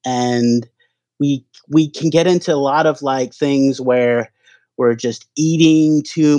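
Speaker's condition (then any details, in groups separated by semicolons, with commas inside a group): Stuttering; onset around age 2.5, fall with traumatic brain injury then, grandfather and daughter stutter, likely genetic, hypnotherapy tried; no longer hides stutter, not trying to avoid stuttering, stuttering more or more aware lately, sober; stutters every time talking, hard ordering in restaurants, phone calls, strangers, alcohol seemed to lessen stutter; repeated words, prolonged sounds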